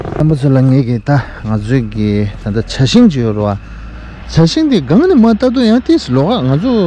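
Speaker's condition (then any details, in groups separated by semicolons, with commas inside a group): No condition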